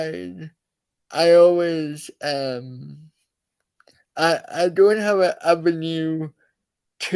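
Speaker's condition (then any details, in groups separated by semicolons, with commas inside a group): Cerebral palsy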